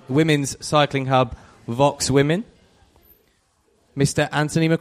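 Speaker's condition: No condition

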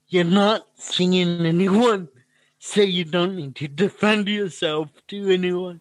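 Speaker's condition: Cerebral palsy; noticeable speech impediment

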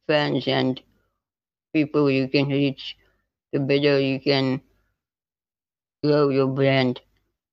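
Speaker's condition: Spinal muscular atrophy type 2; neuromuscular

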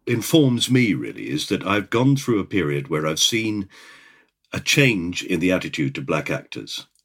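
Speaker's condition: No condition

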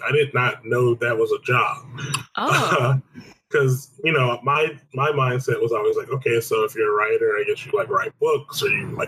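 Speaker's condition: No condition

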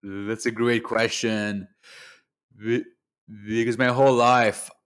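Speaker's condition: Stuttering; stutter since birth, neurological basis, speech therapists in Lebanon childhood to teens, psychologist at 16-17; adult, still stutters audibly, controls stutter with breathing technique learned in UK; stutter much worse before, affects only speaking, not reading or writing, long avoided speaking; repeated sounds, prolonged sounds

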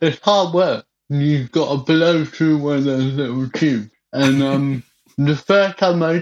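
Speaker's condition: Cerebral palsy; wheelchair

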